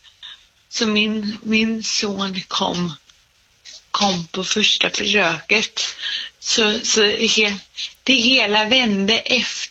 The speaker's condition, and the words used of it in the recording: Cerebral palsy. Jag går och jag står, men hela jag är ju lite påverkad, talet är lite påverkat, jag har lite sämre balans.